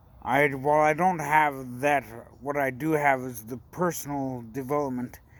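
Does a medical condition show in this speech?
Yes: brain injury.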